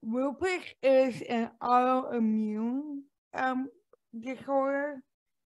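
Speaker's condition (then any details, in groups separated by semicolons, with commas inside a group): Cerebral palsy; since birth, diagnosed at age 2, arthritis since age 30, becoming less ambulatory, cannot stand long even assisted; age 45, worsening with age, cold-day joint pain, slower movement; speech mocked for years for how it sounds, speaks on podcasts, avoids speaking in TikTok videos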